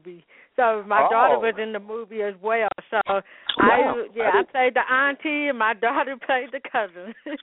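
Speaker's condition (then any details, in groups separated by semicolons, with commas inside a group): Hearing loss with speech impediment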